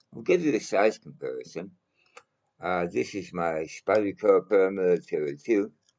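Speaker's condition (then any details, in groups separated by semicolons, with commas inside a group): Mouth cancer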